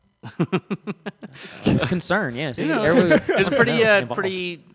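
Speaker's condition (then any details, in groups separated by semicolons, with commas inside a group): No condition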